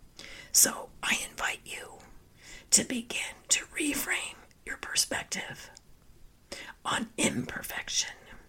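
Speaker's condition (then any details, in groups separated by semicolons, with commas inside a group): Spasmodic dysphonia; linked by speaker to stress and overwhelm from previous years; currently dealing with and working through it, still recovering; voice sounds like laryngitis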